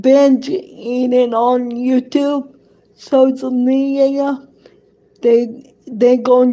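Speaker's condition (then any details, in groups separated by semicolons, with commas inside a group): Cerebral palsy; present from birth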